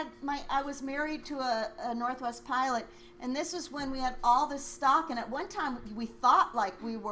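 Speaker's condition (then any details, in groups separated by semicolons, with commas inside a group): No condition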